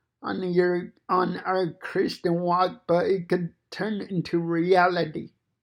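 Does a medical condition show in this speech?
Yes: cerebral palsy; fine motor impairment.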